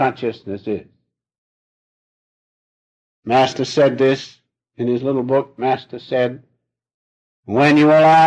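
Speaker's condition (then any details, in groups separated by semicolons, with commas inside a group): No condition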